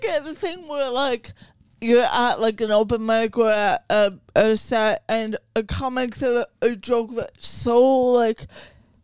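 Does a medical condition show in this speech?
Yes: cerebral palsy.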